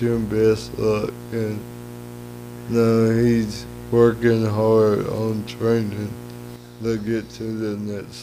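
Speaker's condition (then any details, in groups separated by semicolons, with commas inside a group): Cerebral palsy; lifelong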